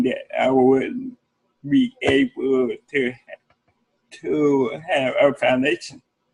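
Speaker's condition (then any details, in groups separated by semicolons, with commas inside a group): Cerebral palsy; from birth; speech therapy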